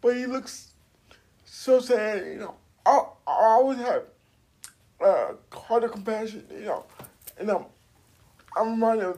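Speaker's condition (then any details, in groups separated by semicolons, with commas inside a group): Cerebral palsy; uses wheelchair, age 42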